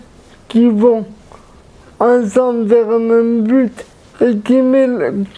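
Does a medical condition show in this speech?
Yes: cerebral palsy; very premature birth, severe disability, uses wheelchair; needs help with meals and daily life.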